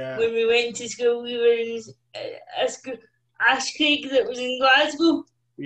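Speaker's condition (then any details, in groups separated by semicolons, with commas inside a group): Cerebral palsy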